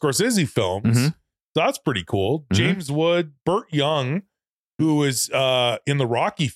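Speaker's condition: No condition

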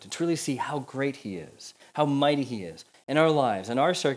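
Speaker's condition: No condition

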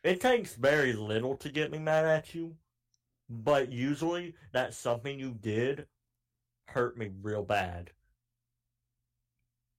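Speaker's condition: Cleft palate; cleft palate since childhood

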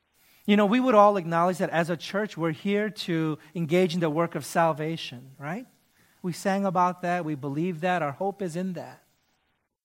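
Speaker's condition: No condition

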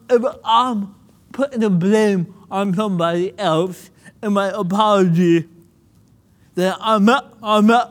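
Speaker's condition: Cerebral palsy; speaking a little difficult, more difficult when nervous, listeners may need to rewind

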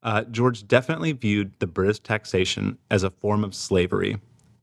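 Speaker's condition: No condition

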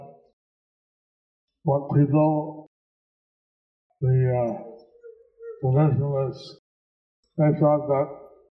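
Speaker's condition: Stroke with facial paralysis; about 15 years since stroke

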